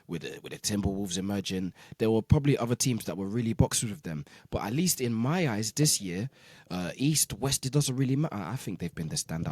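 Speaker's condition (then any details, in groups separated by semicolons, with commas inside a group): No condition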